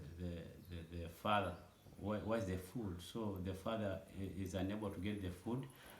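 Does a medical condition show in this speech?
No.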